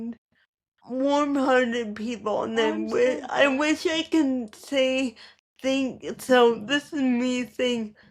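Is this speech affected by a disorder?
Yes: cerebral palsy; speaks differently.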